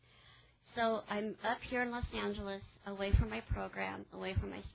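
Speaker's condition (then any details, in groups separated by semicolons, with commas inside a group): Cleft palate; congenital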